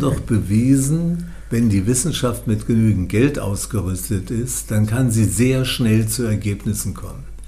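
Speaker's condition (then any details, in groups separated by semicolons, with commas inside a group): Parkinson's disease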